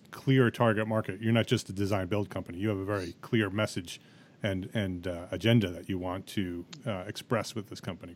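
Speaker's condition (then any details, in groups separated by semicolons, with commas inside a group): No condition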